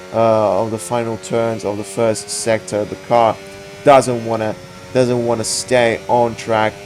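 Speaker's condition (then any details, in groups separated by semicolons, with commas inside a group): No condition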